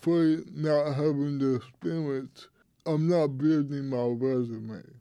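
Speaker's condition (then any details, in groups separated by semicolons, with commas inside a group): Cerebral palsy; affects speaking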